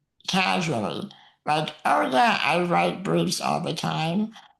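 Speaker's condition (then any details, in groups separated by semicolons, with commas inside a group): Muscular dystrophy; may need microphone to be heard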